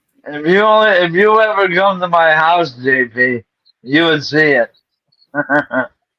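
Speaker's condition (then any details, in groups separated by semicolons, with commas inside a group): ALS; diagnosed about a month ago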